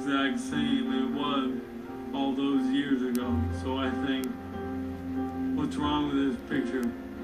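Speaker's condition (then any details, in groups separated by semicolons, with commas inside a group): ALS; speaks via computer, feeding tube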